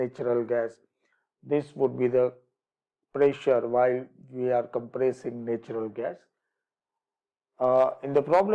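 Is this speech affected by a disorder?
No.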